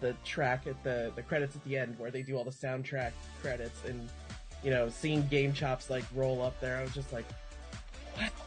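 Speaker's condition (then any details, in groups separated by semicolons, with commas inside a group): No condition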